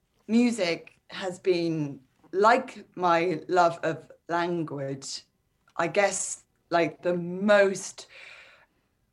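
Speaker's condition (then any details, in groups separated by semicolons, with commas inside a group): Speech impairment, word-finding; congenital AVM, sudden slurred speech then collapse, emergency surgery, half skull removed, cranioplasty with plastic skull; about a year since onset, relearning to talk, strong speech recovery, non-linear progress; word-finding difficulty, speech feels fine internally, initially no speech, comprehension intact, long unable to form sentences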